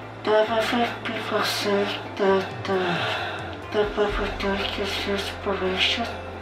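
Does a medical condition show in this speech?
Yes: ALS.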